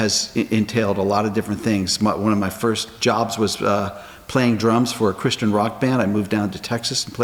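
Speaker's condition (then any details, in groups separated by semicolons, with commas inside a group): No condition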